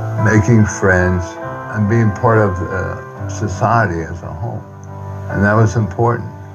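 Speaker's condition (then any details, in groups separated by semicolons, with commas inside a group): Tardive dyskinesia; antipsychotic-induced, facial puffing progressing to grimacing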